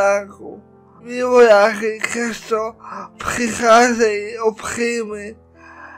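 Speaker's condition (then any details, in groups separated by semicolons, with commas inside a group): Cerebral palsy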